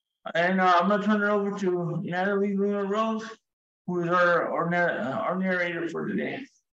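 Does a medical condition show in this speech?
Yes: cerebral palsy, severe; wheelchair user.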